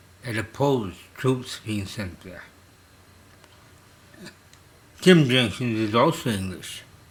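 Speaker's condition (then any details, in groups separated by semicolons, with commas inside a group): Slurred speech from poisoning; hypersalivation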